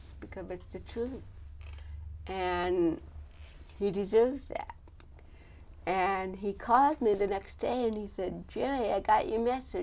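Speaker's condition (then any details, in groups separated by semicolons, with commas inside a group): Cerebral palsy; diagnosed at 18 months, neck surgery, titanium neck; recent back surgery, part-time wheelchair, walker, abnormal gait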